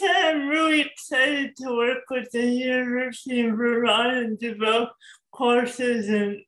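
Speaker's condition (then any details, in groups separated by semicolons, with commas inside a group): Cerebral palsy; cerebral palsy from birth, obstructive labor, oxygen deprivation, forceps delivery, couple weeks in NICU, moved to U.S. before age three for therapy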